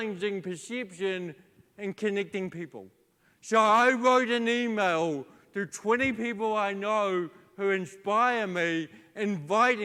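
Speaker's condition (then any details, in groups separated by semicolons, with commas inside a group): Cerebral palsy; limbs a little shaky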